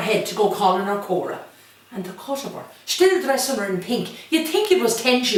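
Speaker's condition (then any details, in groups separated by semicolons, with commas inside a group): No condition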